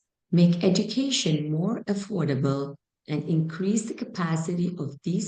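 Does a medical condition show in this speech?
No.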